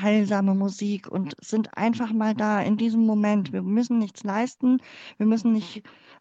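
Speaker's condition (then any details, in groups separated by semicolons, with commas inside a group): Cleft palate; congenital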